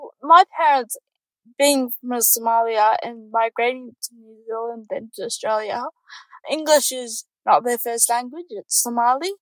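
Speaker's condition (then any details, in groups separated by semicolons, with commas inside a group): Cerebral palsy; born in New Zealand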